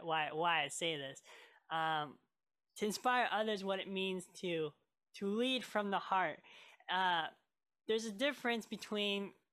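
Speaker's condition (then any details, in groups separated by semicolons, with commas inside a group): Cleft lip and palate; cleft made eating, talking and singing hard while growing up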